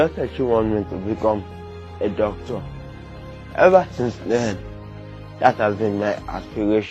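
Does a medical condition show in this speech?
Yes: cerebral palsy.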